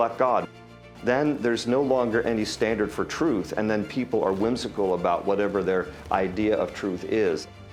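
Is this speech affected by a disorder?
No.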